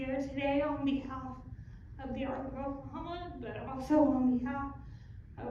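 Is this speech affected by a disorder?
Yes: cerebral palsy.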